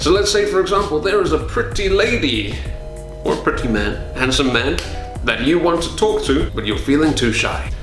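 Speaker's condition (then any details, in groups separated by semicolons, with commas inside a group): No condition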